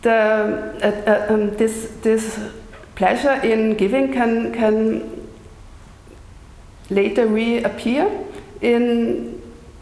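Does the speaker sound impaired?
Yes: stuttering; lifelong stutter, neurological, speech therapy, countless therapists and doctors, teen jaw, belly, leg cramps suppressing; audibly stuttering during lecture performance, amount varies day to day; stutters on own name, smooth circular repetitions, silent blocks, slower than fluent speakers; here repeated words, prolonged sounds, blocks.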